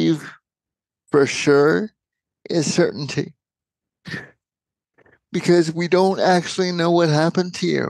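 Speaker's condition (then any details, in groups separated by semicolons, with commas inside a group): Cerebral palsy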